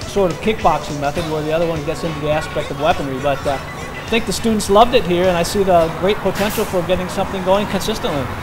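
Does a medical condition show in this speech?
No.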